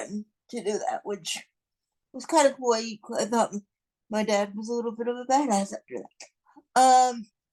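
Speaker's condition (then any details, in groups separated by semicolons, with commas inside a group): Cerebral palsy; non-progressive, will not improve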